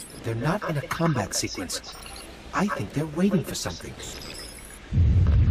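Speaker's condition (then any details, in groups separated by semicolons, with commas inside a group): No condition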